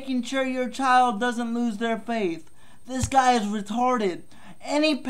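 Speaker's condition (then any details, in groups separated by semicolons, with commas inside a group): Cerebral palsy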